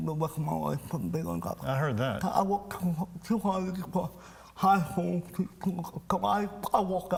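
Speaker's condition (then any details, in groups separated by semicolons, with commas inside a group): Cerebral palsy; from birth; speech impairment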